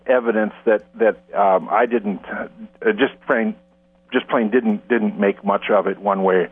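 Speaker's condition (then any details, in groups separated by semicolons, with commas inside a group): No condition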